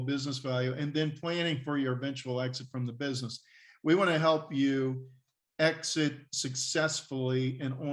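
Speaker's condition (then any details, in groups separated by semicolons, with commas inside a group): No condition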